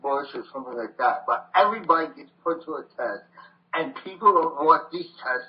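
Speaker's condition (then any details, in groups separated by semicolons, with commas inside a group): Voice box damage from tracheostomy; voice box damaged by medic's trach tube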